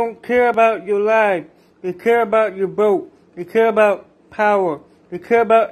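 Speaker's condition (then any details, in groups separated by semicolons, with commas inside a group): Cerebral palsy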